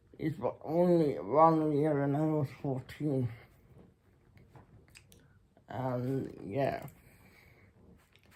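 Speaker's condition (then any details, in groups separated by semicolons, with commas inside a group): Muscular Parkinson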